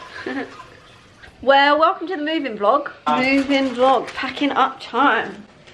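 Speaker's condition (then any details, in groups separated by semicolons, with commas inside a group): No condition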